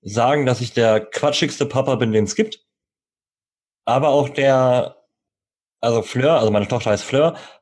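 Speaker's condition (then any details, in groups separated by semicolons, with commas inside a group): Cleft lip and palate, cleft lip, jaw and palate; congenital cleft lip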